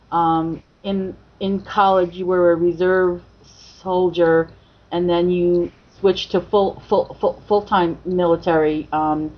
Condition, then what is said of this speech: Stuttering. One of the things that you'll find is I find it hard to know, like, when we're done.